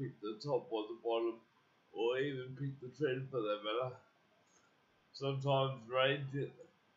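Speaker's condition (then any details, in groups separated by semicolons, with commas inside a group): Cerebral palsy; uses wheelchair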